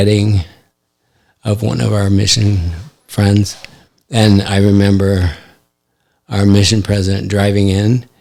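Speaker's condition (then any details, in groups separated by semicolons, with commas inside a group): ALS; affects hand function; recently diagnosed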